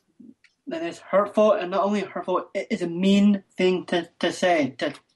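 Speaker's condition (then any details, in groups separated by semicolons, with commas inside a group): Down syndrome; intellectual disability, processes information more slowly; struggles to make self understood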